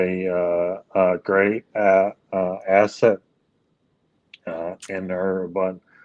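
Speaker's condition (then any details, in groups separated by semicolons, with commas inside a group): ALS; speech issues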